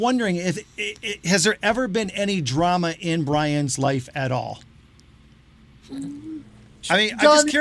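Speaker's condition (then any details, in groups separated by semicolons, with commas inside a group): No condition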